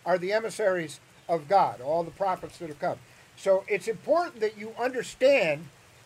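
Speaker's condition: No condition

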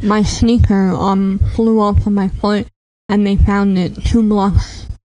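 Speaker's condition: Cleft palate; congenital

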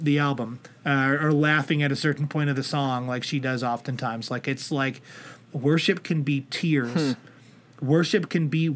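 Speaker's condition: No condition

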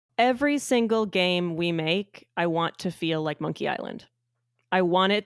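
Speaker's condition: No condition

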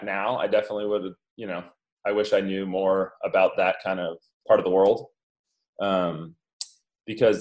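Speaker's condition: No condition

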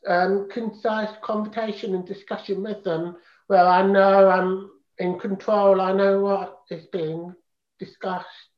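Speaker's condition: Profound deafness, congenital profound deafness; hears speech sounds better with implant, combines lip reading and listening, needs video, not phone

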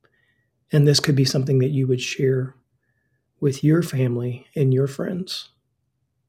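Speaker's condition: No condition

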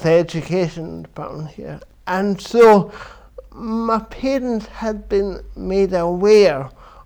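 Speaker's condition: Cerebral palsy; from birth

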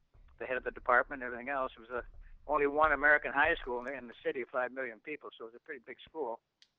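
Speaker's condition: No condition

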